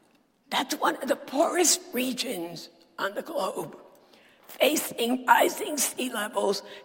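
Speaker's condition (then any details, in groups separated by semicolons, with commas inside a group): Dysphonia; dysphonia diagnosed about a decade ago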